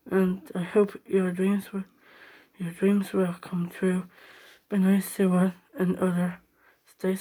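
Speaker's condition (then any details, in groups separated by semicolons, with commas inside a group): Down syndrome; age 17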